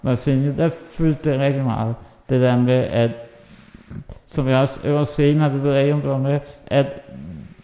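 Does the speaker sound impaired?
Yes: muscular dystrophy (muskelsvind); hereditary, recessive, both parents carry gene fault, has helper, does not eat neatly.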